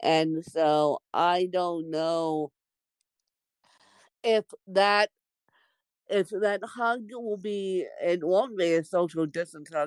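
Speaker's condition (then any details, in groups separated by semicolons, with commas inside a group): Cerebral palsy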